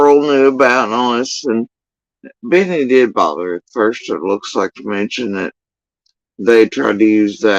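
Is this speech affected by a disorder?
Yes: facial paralysis after surgery; tongue.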